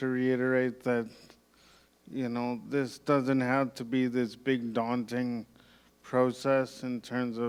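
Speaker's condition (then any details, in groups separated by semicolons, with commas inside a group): Cerebral palsy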